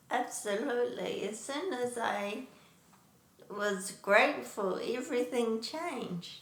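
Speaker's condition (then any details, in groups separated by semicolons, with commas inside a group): Traumatic brain injury; relearned talking, speech and language therapy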